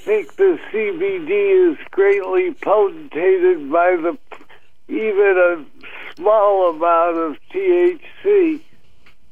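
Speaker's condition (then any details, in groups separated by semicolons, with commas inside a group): Parkinson's disease; brain stimulation surgery after tremors broke through CBD use, uses rollator for walking; tremors reduced about 95% after brain stimulation surgery, barely noticed; slight difficulty in speaking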